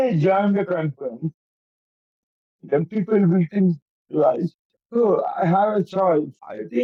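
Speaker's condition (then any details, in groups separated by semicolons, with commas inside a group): Cerebral palsy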